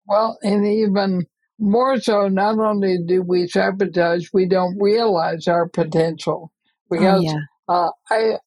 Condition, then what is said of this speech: ALS (motor neuron disease). Sorry, I have ALS, and so I get out of breath a bit easily.